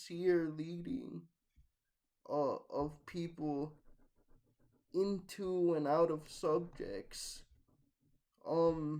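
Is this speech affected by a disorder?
Yes: cerebral palsy, mixed, mild.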